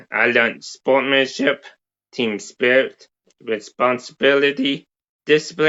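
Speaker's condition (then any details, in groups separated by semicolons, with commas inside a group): Cerebral palsy; present from birth, coordination and sensory integration problems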